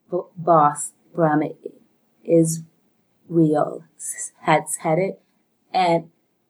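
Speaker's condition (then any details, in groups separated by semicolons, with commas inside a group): Stuttering; prolonged sounds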